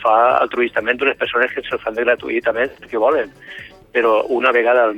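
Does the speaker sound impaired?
No.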